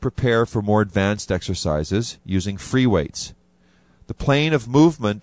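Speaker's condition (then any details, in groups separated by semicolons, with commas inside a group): No condition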